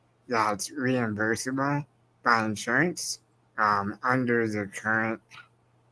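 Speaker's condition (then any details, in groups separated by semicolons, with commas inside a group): Spinal muscular atrophy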